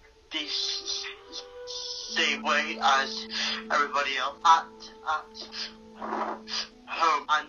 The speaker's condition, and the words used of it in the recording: Stuttering. He's got a disability, and his stammer is really individual to him.